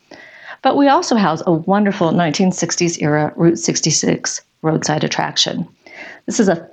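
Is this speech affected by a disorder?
No.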